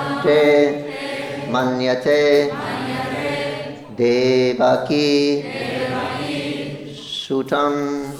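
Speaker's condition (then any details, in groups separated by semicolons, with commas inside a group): No condition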